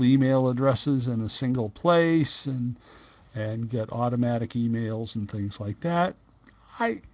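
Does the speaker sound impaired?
No.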